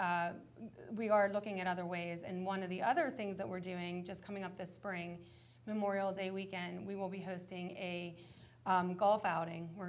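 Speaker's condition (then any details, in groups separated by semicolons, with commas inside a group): No condition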